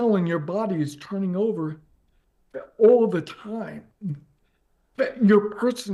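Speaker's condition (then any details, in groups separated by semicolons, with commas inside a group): ALS; progressive, onset leg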